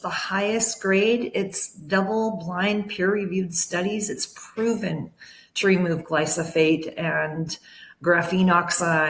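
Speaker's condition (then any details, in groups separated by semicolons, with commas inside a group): No condition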